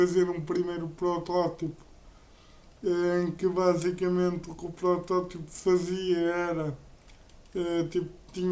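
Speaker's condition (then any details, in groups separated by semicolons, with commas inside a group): Cerebral palsy; uses a wheelchair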